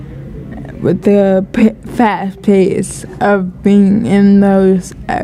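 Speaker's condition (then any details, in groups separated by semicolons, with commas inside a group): Ataxia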